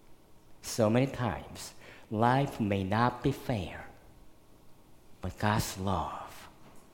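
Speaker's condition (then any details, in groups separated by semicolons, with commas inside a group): Cleft lip and palate, severe; one more surgery planned in a couple of years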